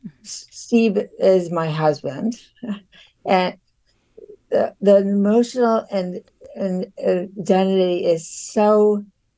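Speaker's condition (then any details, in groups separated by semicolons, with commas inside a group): Aphasia; aphasia from severe stroke that nearly killed her, right side paralyzed, 3 years regaining independence; 13 years after stroke; no speech at all right after stroke, now trouble saying intended words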